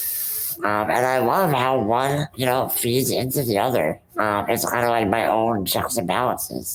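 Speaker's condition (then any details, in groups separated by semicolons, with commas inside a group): Rare muscular dystrophy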